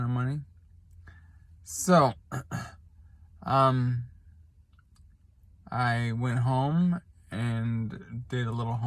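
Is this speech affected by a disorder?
Yes: traumatic brain injury.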